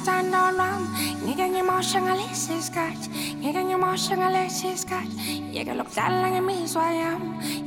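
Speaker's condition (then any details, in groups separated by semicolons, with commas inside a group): No condition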